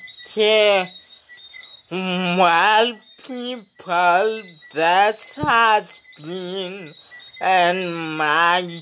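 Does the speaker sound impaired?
Yes: speech impediment; no speech therapy yet, would need therapy to go on camera.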